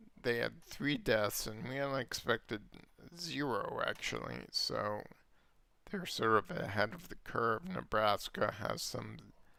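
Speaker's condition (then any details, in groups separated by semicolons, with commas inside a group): Multiple sclerosis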